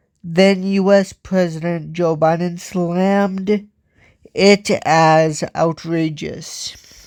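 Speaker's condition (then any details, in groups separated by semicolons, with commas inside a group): Cerebral palsy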